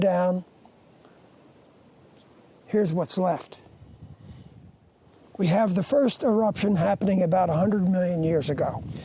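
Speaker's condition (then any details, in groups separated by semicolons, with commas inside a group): No condition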